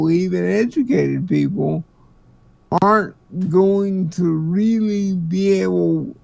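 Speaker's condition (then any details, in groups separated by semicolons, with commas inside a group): Cerebral palsy; speech sounds drunk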